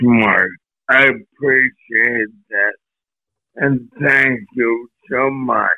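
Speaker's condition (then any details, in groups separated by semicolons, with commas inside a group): ALS; slow progressing, symptoms began 8 years ago, 8-hour spine operation 7 years ago then declined, walks with walker, clinic through VA; age 72, diagnosed 6 years ago after 2 years of testing, still driving and going to gym; voice affected since about 2 years ago, voice worst symptom, voice sound audibly changed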